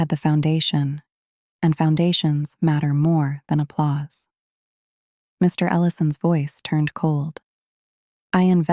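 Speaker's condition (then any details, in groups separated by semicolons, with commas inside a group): No condition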